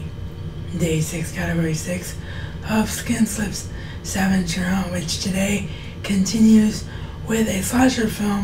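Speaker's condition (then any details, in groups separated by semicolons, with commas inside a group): Cerebral palsy; wheelchair bound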